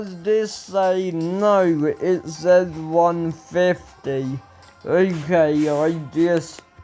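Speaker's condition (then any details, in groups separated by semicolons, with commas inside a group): Ataxia; speech recently worse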